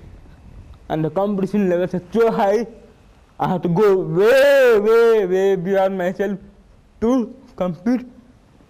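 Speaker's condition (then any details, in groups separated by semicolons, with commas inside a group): Cerebral palsy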